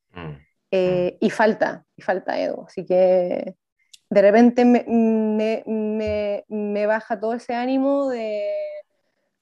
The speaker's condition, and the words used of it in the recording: Stuttering. A pesar de que de repente hay muchos días que me fluye súper bien el habla y que no tartamudeo